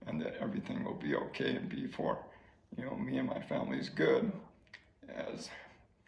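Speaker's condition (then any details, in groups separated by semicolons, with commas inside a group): ALS; slowly progressing ALS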